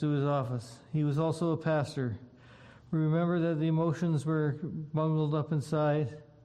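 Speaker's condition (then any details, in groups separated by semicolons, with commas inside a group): Parkinson's disease; damaged brain area no longer produces dopamine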